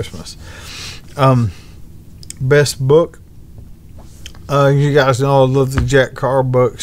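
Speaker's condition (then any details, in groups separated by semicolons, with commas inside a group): ALS; bulbar-upper onset, tongue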